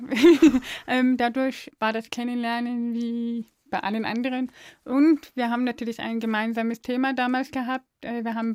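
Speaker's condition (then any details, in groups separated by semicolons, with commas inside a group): Deafness; deaf since birth, diagnosed by brainstem audiometry, suspected oxygen lack from cord around neck at birth; hearing aids worn in training, removed for deaf competitions, counts score aloud, uses hand signs; speaks very clearly, spoken language learned via early intervention, mother, Aachen deaf kindergarten, balloons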